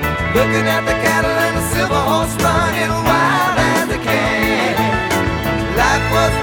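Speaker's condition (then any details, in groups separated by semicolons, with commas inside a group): No condition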